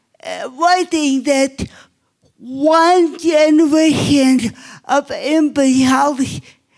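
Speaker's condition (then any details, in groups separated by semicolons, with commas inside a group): Cerebral palsy; obvious speech impairment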